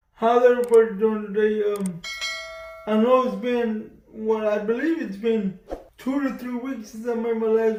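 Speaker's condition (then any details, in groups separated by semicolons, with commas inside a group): Cerebral palsy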